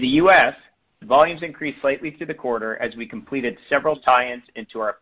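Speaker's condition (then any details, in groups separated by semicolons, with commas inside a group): No condition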